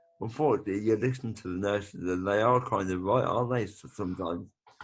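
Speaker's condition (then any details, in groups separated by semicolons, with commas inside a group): Brain bleed with facial paralysis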